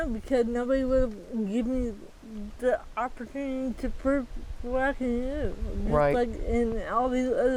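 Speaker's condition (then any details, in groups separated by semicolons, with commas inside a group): Athetoid cerebral palsy, moderate; age 40, GMFCS level 3/4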